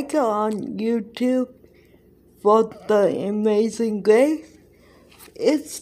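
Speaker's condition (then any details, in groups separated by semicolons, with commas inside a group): Cerebral palsy; present from birth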